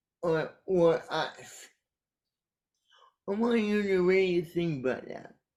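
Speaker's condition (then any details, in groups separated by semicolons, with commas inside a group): Cerebral palsy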